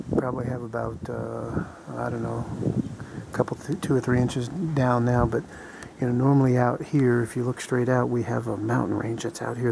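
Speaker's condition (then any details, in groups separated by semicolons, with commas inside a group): No condition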